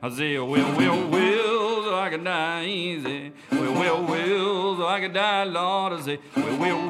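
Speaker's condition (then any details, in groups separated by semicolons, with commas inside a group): No condition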